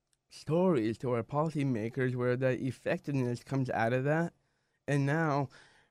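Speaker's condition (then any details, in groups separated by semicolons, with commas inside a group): Down syndrome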